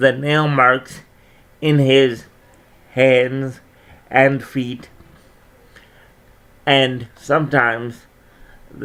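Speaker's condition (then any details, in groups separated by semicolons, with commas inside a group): Cerebral palsy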